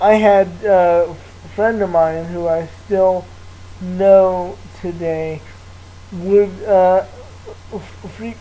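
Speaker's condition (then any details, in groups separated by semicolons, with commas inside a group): Cerebral palsy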